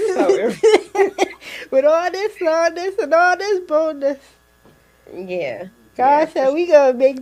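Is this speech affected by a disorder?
Yes: cerebral palsy.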